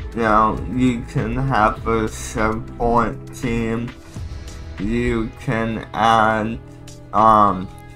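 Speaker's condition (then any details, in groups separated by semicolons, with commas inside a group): Cerebral palsy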